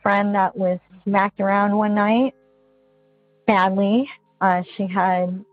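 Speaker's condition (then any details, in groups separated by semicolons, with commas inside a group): Bilateral cleft lip and palate; congenital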